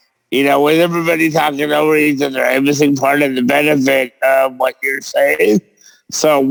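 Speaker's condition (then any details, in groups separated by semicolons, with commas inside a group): Cerebral palsy; present since birth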